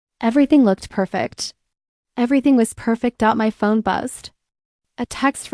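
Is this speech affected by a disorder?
No.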